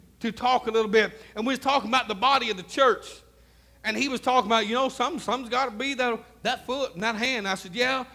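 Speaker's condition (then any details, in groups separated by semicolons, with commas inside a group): No condition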